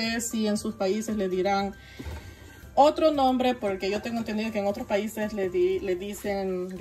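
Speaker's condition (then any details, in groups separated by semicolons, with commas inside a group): No condition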